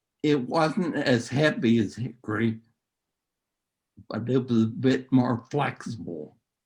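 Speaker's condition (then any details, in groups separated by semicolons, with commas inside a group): Neurological disease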